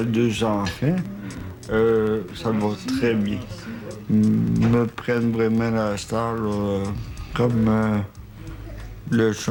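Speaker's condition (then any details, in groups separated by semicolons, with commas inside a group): Cerebral palsy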